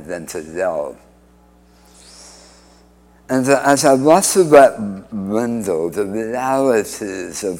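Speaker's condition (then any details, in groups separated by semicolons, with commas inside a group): Speech impediment after cancer surgery; incurable recurrent cancer in mouth floor and tongue, chemotherapy, radiation, failed immunotherapy at Dana-Farber, antibody drug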